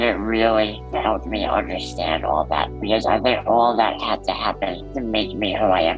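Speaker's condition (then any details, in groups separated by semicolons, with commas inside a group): Muscular dystrophy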